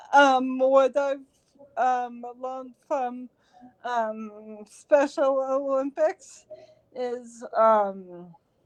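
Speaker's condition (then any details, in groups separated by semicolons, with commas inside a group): Cerebral palsy; since birth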